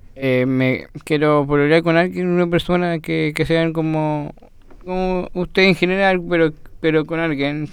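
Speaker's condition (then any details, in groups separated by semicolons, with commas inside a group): Down syndrome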